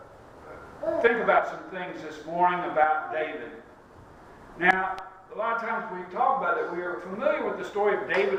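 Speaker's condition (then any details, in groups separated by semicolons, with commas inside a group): No condition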